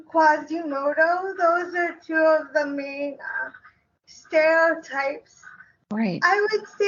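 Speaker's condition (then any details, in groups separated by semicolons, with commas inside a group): Cerebral palsy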